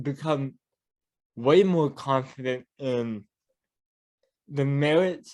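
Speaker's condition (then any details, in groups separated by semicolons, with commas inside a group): Cerebral palsy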